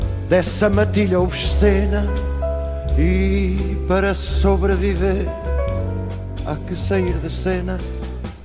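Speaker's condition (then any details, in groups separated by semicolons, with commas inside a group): No condition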